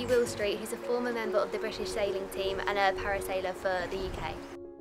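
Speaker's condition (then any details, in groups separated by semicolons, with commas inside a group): No condition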